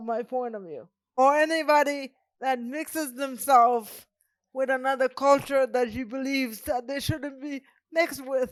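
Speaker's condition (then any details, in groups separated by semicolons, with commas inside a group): Cerebral palsy; present from birth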